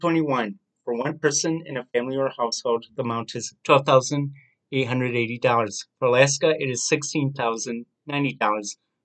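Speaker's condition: No condition

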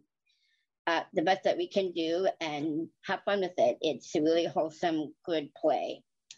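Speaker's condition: Down syndrome; flat feet

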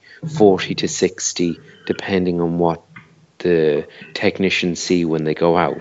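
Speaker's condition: No condition

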